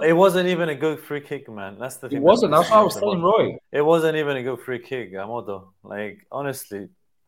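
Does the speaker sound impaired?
No.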